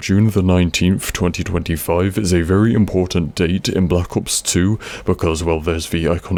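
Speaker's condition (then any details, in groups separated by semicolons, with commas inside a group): No condition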